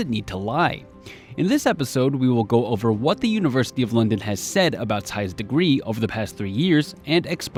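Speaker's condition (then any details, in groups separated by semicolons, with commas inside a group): No condition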